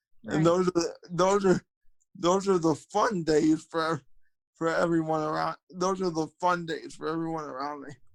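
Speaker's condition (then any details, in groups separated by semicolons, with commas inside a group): Cerebral palsy, spastic quadriplegia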